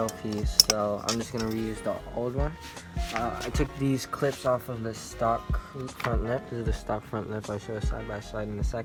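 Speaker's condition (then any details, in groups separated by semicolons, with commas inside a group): No condition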